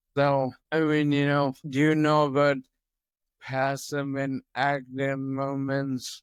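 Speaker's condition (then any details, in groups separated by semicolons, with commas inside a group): Toxic leukoencephalopathy, locked-in syndrome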